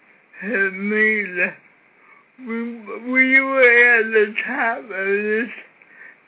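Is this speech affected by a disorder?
Yes: cerebral palsy; severe cerebral palsy from birth, cannot use hands, needs help with feeding, toileting and showering; cannot talk well since childhood.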